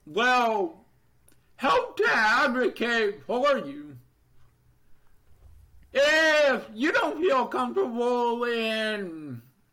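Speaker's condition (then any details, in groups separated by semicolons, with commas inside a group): Deafness, Neurofibromatosis Type 2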